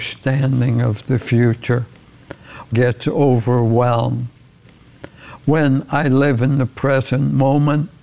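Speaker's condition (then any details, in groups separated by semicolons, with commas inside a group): ALS; progressive ALS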